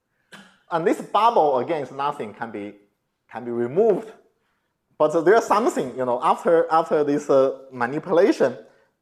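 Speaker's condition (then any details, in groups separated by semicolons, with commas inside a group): No condition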